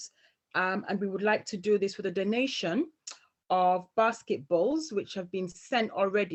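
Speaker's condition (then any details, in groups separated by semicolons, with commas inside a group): No condition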